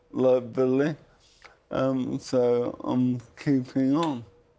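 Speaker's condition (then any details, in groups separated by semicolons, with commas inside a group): Motor neurone disease; sounds different now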